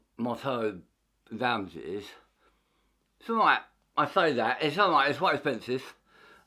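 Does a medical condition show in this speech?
Yes: tongue cancer; half tongue removed.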